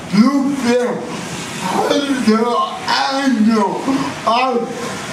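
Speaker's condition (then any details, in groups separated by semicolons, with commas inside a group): Cerebral palsy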